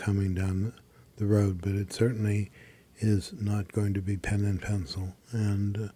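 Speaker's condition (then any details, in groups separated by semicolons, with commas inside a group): Parkinson's disease; developing over about 5 years, now age 70; more noticeable over last year, especially last 6 months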